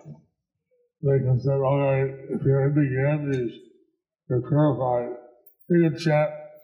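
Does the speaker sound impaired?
Yes: stroke with facial paralysis; half of face paralyzed; hard to understand for unfamiliar listeners, Deva Madhava repeats speech aloud.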